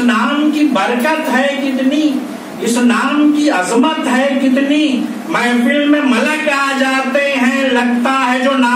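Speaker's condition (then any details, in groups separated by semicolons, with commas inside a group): No condition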